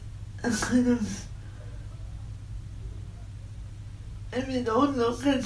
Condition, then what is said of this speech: Cerebral palsy. The reason my voice sounds a bit less to center is I have cerebral palsy, which I know.